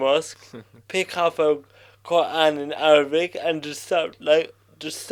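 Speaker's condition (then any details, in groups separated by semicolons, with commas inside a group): Cerebral palsy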